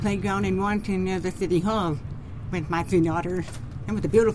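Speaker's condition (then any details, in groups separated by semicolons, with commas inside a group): Profound deafness; genetic auditory nerve damage, born hearing or hard of hearing, profoundly deaf by age five; deaf voice, sounds different, sometimes taken for German accent, once reported as drunk slurring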